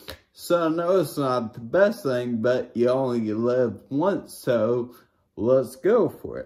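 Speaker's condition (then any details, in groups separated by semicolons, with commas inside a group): Brain injury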